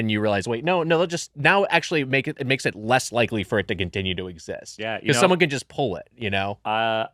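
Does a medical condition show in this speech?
No.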